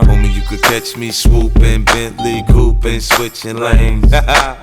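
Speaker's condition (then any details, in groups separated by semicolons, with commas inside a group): No condition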